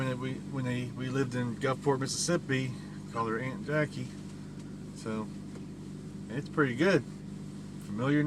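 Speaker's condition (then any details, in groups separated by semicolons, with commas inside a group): No condition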